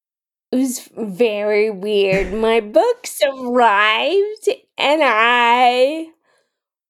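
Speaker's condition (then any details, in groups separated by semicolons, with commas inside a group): Friedreich's ataxia; ambulatory until about 21, then wheeled mobility, over 10 years since diagnosis, unsure if still mild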